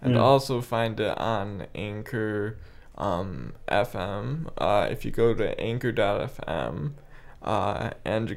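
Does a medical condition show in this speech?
Yes: cerebral palsy; spastic quadriplegia, tight muscles, cannot walk typically, uses walker or gait trainer, describes smaller form; regular stretching, walking and exercise, occasional pain when muscles tight.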